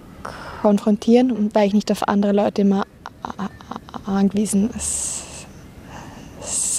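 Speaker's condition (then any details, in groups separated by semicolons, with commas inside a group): Stuttering; since childhood, worst in puberty with blocks on every second word, speech therapy techniques; much milder than in puberty, varies with daily form, consciously uses learned techniques, tiring; blocks with body tension, automatic repetition before hard words, stronger in english than german; blocks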